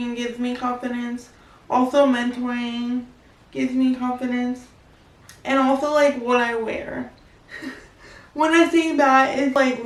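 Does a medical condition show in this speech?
Yes: cerebral palsy; uses wheelchair.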